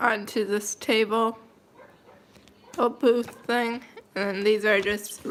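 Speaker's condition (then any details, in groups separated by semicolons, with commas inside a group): Cerebral palsy, mild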